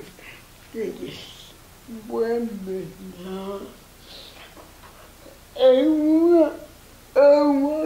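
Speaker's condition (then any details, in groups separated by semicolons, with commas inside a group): Cerebral palsy; motorized wheelchair; speech impairment, cerebral palsy accent, hard to hear in noise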